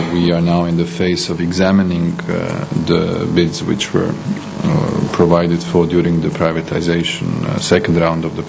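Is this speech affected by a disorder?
No.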